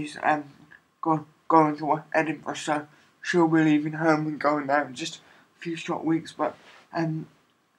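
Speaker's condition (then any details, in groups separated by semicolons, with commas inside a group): Cerebral palsy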